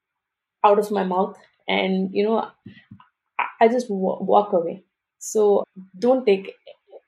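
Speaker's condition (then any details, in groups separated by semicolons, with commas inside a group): Stuttering; stuttering since about age 3, grew up in India speaking Telugu, English and Hindi; variable, some days fluent even in stand-up meetings, other days hard to get words out; blocks and pauses, hard syllables and phonics trigger blocks, nervous in groups; repeated sounds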